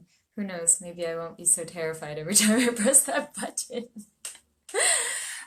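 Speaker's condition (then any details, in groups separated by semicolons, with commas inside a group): No condition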